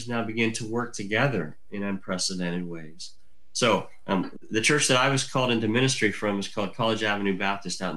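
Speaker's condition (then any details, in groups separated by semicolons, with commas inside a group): Cleft lip and palate; from birth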